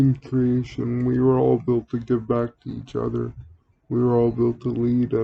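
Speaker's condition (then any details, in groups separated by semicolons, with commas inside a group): Cerebral palsy; wheelchair user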